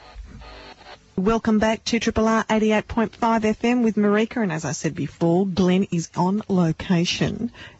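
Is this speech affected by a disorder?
No.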